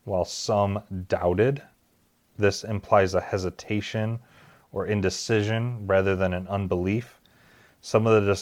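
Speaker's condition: No condition

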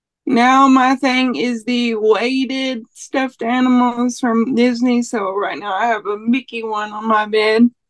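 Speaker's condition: Cerebral palsy; would like to have it

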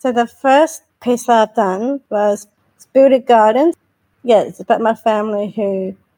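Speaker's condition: Down syndrome; intellectual disability

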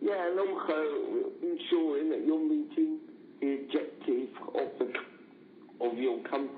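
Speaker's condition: Cerebral palsy; neurological condition, does not drive, needs support worker

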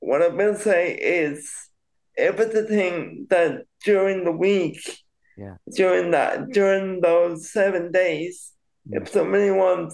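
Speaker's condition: Cerebral palsy; very slightly delayed speech

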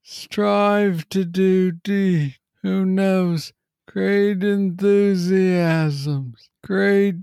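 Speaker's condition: Parkinson's disease; young onset

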